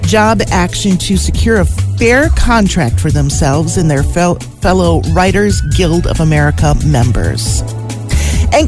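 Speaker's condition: No condition

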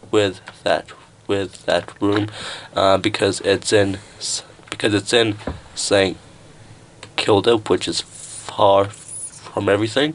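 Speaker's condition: Stutter; audible stutter on radio, repeated words and phrases, apologizes for stutter; talking slowly usually helps, no stutter in put-on joker voice with different inflection; repeated sounds, blocks

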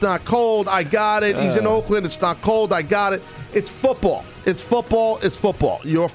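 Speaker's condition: No condition

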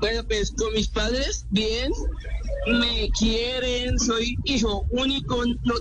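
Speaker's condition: Down syndrome; 24 years old

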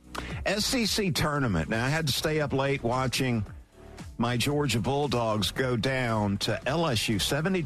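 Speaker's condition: No condition

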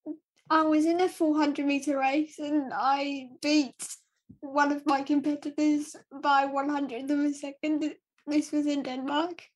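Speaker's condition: Cerebral palsy; spastic dystonic quadriplegia, limits daily tasks such as getting dressed; age 12, physiotherapy by Claire Smart, Cerebral Palsy Alliance, past HABIT-ILE 66-hour intensive therapy, race runner

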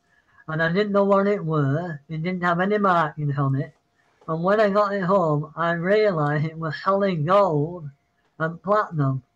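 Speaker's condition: Parkinson's; apologizes mid-sentence

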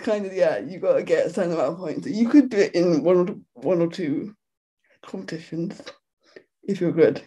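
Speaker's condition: Quadriplegic cerebral palsy; riding at local RDA recommended by physiotherapist

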